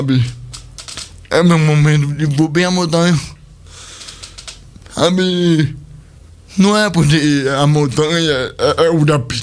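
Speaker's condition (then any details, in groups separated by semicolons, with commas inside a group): Cerebral palsy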